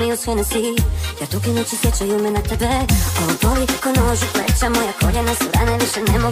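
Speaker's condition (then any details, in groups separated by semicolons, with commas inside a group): No condition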